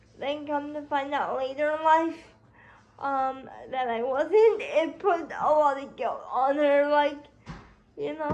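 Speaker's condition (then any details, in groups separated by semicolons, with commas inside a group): Cerebral palsy; spastic quadriplegia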